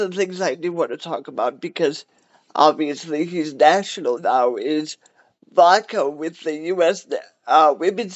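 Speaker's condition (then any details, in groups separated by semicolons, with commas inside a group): Cerebral palsy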